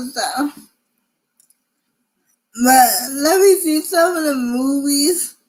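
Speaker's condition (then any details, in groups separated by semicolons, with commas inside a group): Cerebral palsy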